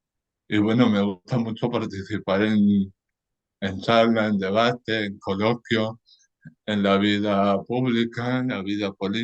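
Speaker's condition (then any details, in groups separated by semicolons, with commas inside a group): Cerebral palsy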